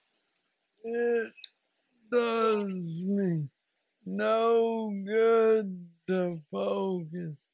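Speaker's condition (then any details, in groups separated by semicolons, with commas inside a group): Parkinson's disease; young onset at 35, neurostimulator brain implant after 2 years, works like brain pacemaker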